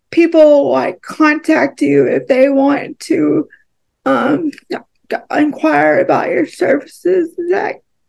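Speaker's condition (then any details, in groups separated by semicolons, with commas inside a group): Cerebral palsy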